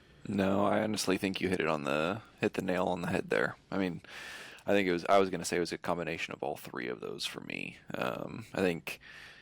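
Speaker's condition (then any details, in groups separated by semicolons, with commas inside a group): No condition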